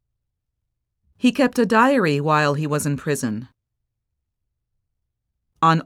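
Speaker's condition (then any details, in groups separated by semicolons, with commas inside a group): No condition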